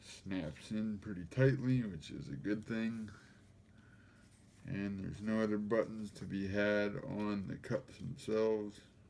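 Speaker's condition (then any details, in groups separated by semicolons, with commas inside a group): Cerebral palsy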